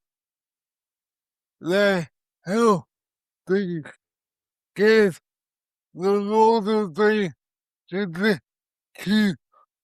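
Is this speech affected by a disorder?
Yes: cerebral palsy.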